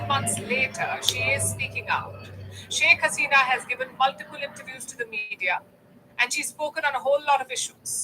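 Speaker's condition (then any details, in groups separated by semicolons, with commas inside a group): No condition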